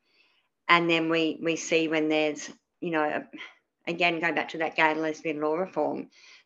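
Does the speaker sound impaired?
Yes: cleft palate; many surgeries.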